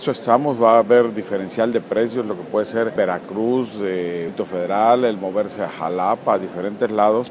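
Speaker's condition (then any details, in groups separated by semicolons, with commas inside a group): No condition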